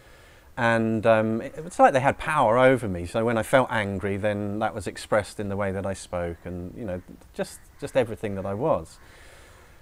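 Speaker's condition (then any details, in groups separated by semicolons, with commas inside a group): No condition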